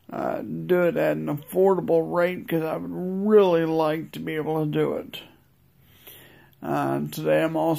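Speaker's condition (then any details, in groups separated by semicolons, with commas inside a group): Multiple sclerosis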